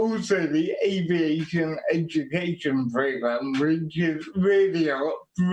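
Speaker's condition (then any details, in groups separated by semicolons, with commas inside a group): Quadriplegic cerebral palsy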